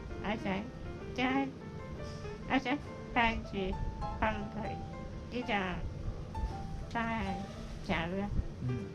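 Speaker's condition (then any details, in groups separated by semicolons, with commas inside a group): Spinal muscular atrophy; special seating chair, oxygen tank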